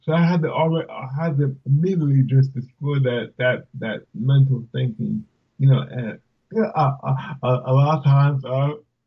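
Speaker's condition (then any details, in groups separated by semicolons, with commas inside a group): Cerebral palsy; speech affected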